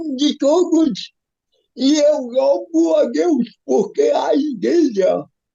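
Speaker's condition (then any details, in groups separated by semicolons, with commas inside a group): Cerebral palsy; physical disability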